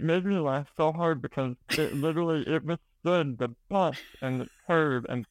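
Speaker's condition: Spinal muscular atrophy

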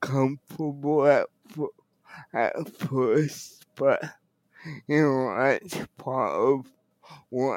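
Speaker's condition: Cerebral palsy; wheelchair user

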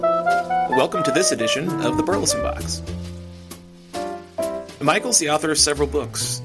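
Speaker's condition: No condition

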